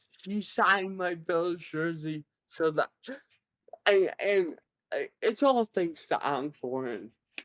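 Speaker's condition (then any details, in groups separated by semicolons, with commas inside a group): Cerebral palsy; present from birth, severe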